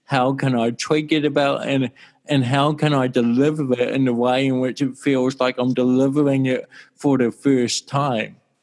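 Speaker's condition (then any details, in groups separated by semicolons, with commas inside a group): Cerebral palsy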